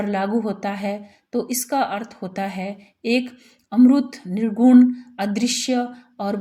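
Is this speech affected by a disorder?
No.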